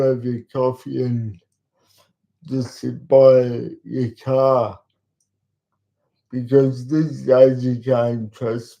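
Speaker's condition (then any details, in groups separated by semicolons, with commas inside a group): Cerebral palsy; from birth, oxygen loss at delivery; varies day to day; talks slowly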